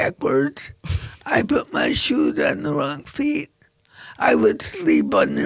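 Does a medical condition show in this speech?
Yes: cerebral palsy.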